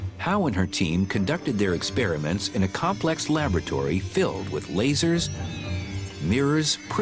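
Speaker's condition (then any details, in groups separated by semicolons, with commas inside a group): No condition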